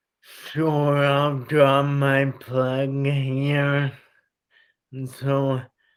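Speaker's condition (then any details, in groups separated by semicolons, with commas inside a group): Traumatic brain injury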